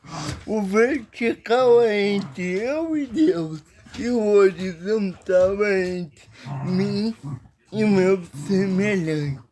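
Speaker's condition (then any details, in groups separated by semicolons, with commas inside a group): Paralysis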